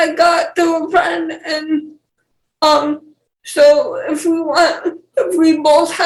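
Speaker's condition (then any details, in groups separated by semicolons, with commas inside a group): Cerebral palsy; age 28, needs help with most daily tasks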